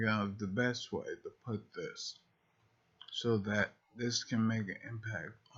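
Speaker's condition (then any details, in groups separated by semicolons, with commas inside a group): Multiple sclerosis; deep brain stimulation electrodes for arm tremors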